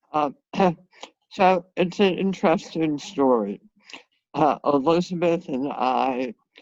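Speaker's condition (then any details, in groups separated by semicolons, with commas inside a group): Head and neck cancer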